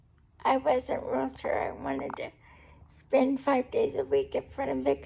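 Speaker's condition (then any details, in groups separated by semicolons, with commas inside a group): Cerebral palsy; able to talk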